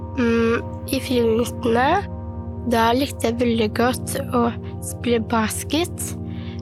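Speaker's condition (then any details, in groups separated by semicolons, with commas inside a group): Down syndrome; chromosomal cause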